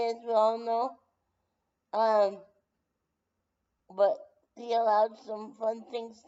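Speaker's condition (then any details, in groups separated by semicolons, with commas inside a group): Brain injury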